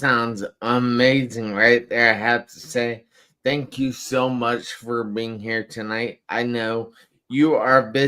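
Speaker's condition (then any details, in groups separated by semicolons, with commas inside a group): Traumatic brain injury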